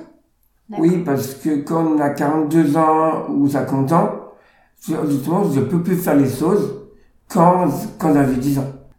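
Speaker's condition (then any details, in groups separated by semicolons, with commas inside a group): Down syndrome; present from birth, three copies of chromosome 21, slower than others at work and in daily life; about 42 years since birth, slower reflexes, some former physical activities no longer done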